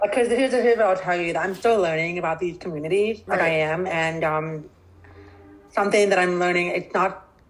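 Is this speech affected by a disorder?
Yes: deafness, cochlear implant; congenital deafness, cochlear implant right, hearing aid left, implant revision surgery, off-ear Kanzo processor; no sound without implant or hearing aid, never learned sign language; deaf accent, speech differs from hearing speakers, communicates by spoken language.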